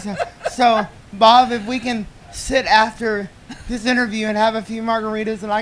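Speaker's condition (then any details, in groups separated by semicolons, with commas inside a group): Cerebral palsy; lifelong wheelchair user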